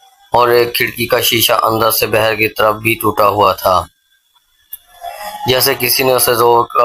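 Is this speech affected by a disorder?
No.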